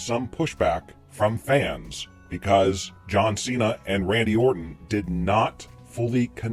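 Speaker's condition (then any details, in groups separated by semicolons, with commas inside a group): No condition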